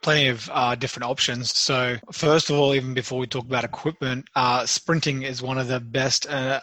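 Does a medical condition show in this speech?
No.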